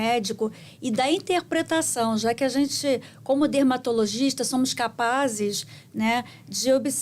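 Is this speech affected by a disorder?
No.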